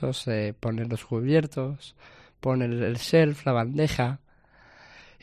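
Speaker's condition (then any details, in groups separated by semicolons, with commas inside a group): Down syndrome; trisomy 21, extra copy of chromosome 21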